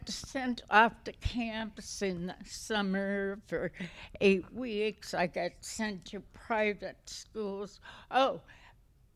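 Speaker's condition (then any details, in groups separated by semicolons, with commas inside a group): Essential tremor; essential tremor affecting voice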